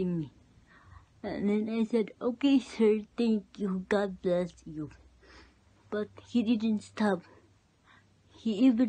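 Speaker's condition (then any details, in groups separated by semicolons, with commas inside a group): Cerebral palsy; present from birth, cannot walk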